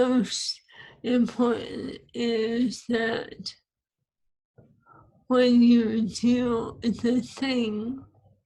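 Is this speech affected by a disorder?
Yes: ALS; swallowing lost.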